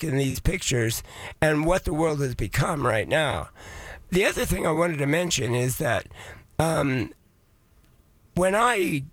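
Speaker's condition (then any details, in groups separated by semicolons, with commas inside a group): Voice changed after vocal cord surgery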